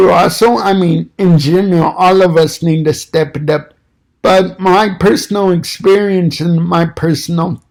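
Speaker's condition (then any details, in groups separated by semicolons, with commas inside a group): Cerebral palsy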